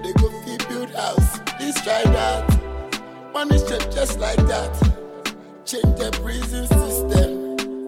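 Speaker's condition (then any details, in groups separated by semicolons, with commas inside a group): No condition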